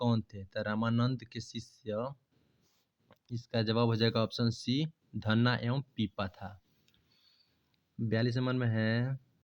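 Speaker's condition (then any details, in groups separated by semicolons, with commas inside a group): No condition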